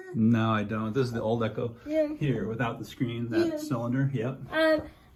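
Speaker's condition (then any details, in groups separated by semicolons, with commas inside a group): No condition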